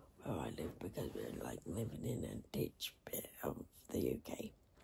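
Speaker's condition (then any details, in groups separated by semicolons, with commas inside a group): Cerebral palsy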